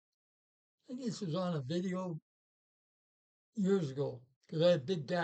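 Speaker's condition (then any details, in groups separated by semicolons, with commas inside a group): Parkinson's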